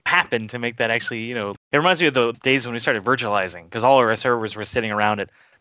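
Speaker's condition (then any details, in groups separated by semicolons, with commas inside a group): No condition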